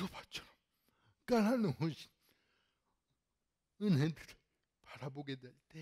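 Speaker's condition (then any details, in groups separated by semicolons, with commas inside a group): Cerebral palsy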